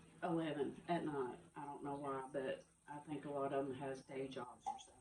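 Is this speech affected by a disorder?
No.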